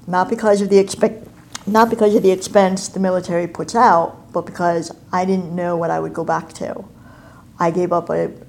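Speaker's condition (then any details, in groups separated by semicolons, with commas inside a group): Cleft palate and cleft lip; congenital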